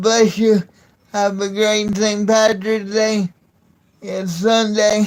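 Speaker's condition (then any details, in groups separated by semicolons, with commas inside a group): Cerebral palsy; uses voice dictation software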